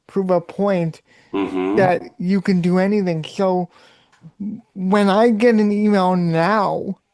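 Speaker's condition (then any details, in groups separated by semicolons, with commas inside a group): Cerebral palsy; voice sometimes sounds childlike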